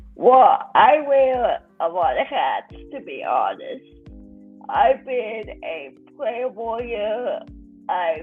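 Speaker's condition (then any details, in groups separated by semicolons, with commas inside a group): Cerebral palsy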